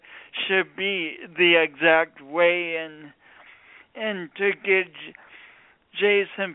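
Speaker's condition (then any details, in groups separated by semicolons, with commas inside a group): Speech impediment from birth injury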